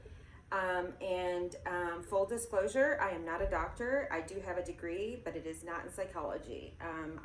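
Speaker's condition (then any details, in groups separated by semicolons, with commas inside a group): No condition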